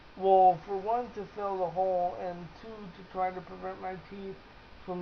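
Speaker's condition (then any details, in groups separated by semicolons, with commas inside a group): Cerebral palsy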